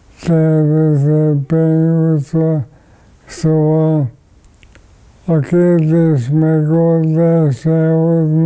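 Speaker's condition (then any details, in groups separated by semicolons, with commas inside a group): ALS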